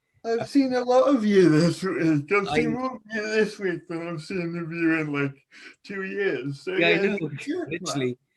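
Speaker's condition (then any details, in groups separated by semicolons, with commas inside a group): Cerebral palsy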